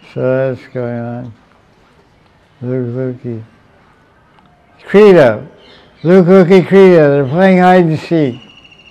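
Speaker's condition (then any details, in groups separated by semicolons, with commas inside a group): Deafness; relies on audience feedback for volume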